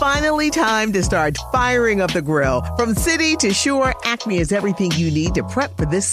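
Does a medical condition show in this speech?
No.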